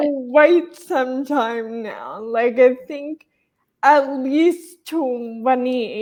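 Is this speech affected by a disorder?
Yes: traumatic brain injury; still slows things.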